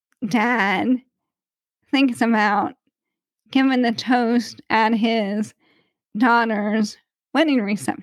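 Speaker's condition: ALS; voice weaker when tired or after much talking

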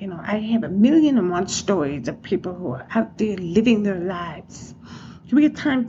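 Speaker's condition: Profound deafness, acquired, profound; progressive hereditary hearing loss, born hearing, hard of hearing childhood, profoundly deaf teen after water-skiing fall

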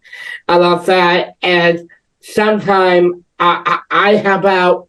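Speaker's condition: Down syndrome; hesitant, repeats words and fillers, short phrases

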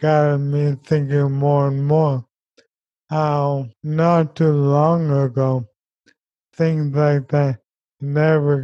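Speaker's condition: ALS; affects walking

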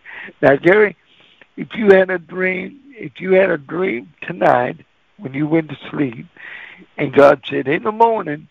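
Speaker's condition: Cerebral palsy; walks really funny

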